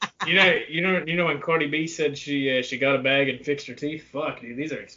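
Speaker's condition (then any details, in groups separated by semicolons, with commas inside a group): No condition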